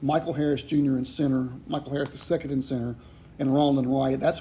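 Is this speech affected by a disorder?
No.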